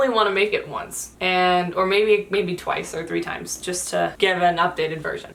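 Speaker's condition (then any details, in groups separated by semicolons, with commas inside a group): No condition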